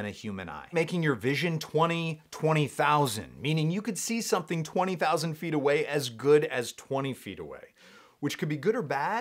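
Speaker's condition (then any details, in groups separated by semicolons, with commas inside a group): No condition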